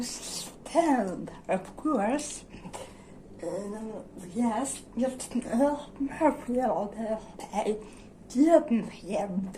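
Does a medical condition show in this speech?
Yes: dystonia; generalized dystonia.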